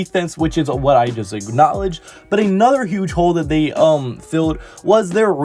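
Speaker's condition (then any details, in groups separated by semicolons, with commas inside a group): No condition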